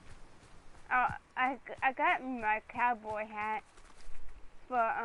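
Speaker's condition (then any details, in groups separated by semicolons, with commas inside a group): Cerebral palsy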